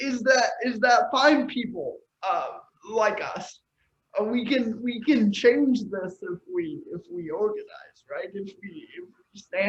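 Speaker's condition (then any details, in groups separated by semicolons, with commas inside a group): Cerebral palsy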